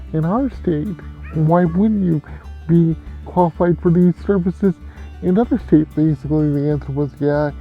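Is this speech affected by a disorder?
Yes: cerebral palsy; from birth.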